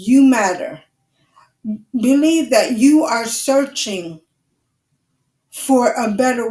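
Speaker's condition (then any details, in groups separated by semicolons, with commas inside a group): Cerebral palsy; wheelchair user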